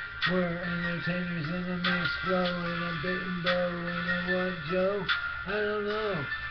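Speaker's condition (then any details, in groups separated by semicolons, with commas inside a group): Brain injury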